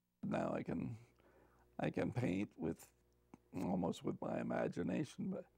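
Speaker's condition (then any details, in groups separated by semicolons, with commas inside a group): Multiple sclerosis; quadriplegia; progressive deterioration since diagnosis, needs help getting ready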